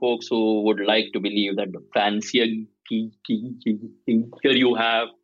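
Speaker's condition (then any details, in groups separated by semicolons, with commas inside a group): Stuttering; may block on some words, may repeat sounds; repeated sounds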